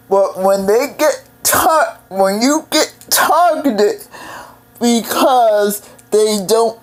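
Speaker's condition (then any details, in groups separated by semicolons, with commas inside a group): Cerebral palsy; several unnoticed strokes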